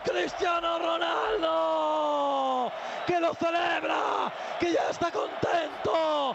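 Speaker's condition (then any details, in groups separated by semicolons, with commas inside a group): No condition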